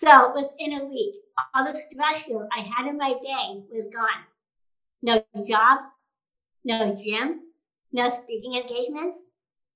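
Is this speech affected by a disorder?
Yes: Down syndrome.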